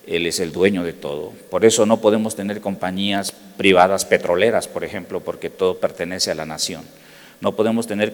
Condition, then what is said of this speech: None; typical speech.